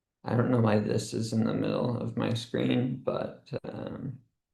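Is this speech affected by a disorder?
Yes: ALS; foot onset, brain-computer interface implant in motor cortex.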